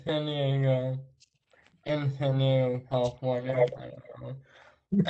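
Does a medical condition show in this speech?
Yes: traumatic brain injury.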